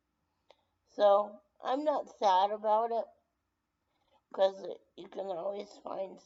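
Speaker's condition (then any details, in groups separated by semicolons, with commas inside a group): Brain injury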